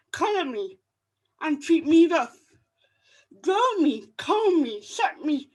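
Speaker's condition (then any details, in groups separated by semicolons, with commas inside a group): Cerebral palsy; speech difficulty, very poor handwriting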